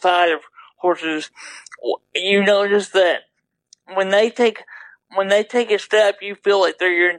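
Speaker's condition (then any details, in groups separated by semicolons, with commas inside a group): Double hemiplegia cerebral palsy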